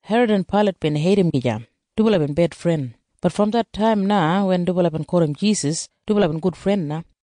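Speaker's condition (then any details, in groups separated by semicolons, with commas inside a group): No condition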